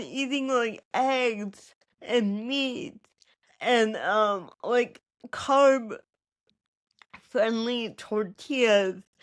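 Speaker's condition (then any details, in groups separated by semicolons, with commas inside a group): Cerebral palsy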